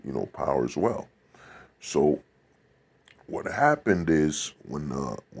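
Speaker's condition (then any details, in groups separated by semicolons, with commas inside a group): No condition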